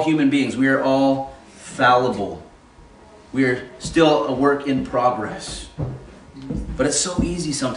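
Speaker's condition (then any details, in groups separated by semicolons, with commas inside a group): No condition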